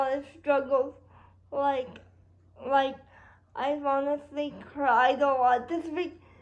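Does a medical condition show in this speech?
Yes: cerebral palsy; spastic quadriplegia.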